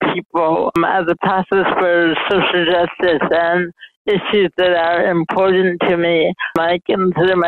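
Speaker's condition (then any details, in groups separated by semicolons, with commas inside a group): Mild cerebral palsy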